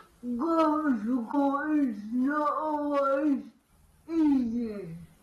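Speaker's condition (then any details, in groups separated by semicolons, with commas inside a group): Cerebral palsy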